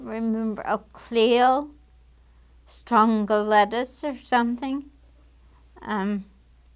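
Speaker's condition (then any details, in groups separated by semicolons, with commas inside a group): Damaged diaphragm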